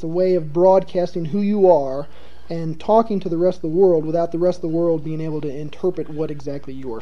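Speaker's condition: No condition

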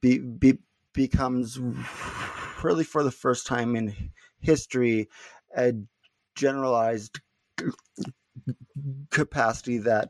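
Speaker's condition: Stuttering; not stuttering much currently; little stuttering currently; repeated sounds, blocks

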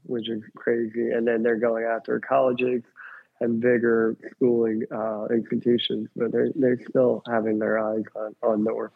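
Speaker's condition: Cleft lip and palate; congenital

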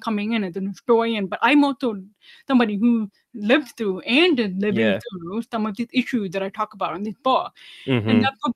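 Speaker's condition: Deafness, severe

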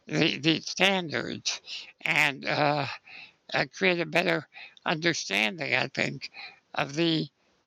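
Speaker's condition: Spinal muscular atrophy; age 60

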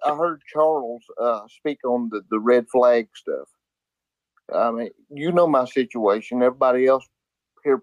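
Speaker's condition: Cerebral palsy; spastic diplegia from birth, muscle tightness mostly in legs, cannot walk, needs help with many things

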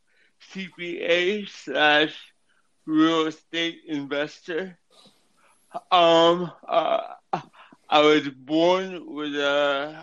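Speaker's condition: Cerebral palsy; affects speech

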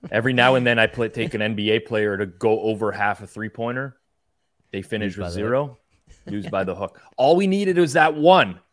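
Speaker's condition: No condition

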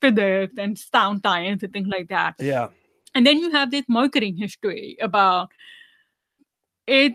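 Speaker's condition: Deafness; about 99 percent hearing loss, hearing aids worn whole life, cochlear implant candidate but declined

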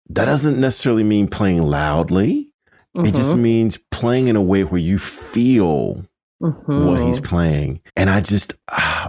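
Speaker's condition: No condition

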